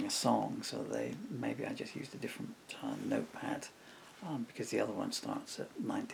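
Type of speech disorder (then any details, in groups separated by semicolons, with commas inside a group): Bulbar dysarthria; progressive bulbar palsy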